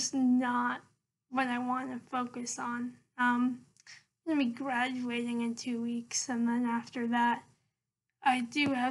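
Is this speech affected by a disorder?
Yes: cerebral palsy, mild.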